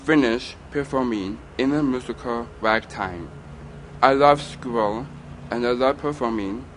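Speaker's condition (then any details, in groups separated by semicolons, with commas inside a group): Down syndrome; young adult man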